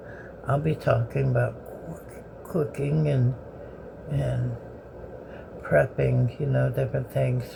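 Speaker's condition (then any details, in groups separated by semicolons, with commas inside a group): Bell's palsy; severe left-sided, platysma nerves affected; nearly thirteen years since diagnosis; much slower speech, swallowing issues, breathing and air intake problems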